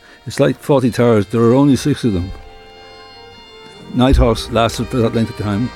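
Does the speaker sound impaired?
Yes: Parkinson's disease; progressive.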